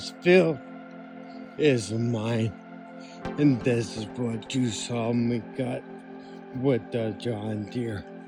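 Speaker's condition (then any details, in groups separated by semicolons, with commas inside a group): Ataxia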